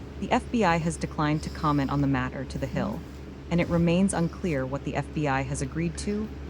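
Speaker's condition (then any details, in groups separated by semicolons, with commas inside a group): No condition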